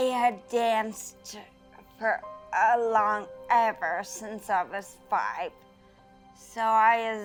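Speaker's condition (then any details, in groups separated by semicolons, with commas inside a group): Brain injury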